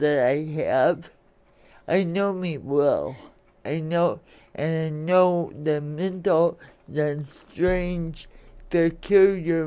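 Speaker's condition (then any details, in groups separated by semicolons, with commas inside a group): Cerebral palsy; speech affected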